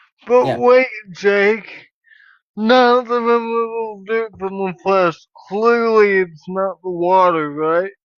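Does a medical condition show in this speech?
Yes: cerebral palsy.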